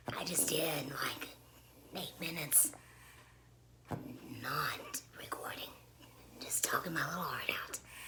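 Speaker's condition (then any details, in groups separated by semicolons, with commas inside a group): Laryngectomy; laryngectomy after throat cancer; hoarse after intubation, speech therapy helped little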